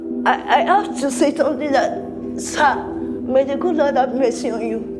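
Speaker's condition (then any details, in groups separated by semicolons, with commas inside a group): Severe cerebral palsy; uses wheelchair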